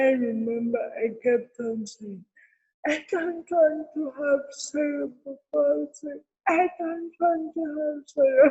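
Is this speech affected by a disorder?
Yes: cerebral palsy.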